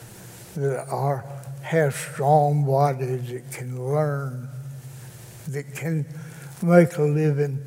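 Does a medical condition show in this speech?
Yes: cerebral palsy; can no longer walk.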